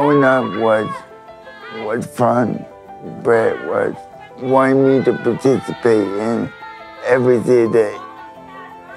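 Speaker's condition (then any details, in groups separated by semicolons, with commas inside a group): Cerebral palsy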